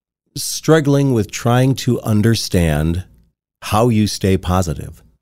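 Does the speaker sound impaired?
No.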